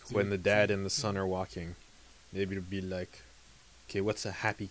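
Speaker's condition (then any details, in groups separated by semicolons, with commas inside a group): No condition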